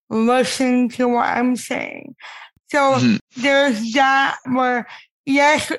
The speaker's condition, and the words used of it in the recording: Cerebral palsy. I am ambulatory, but I use more like chair. I have impaired speech.